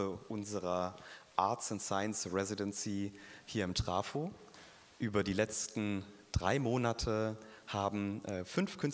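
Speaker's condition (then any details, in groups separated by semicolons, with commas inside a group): No condition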